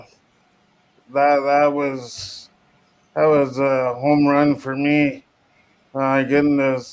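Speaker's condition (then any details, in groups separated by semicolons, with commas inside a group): Cerebral palsy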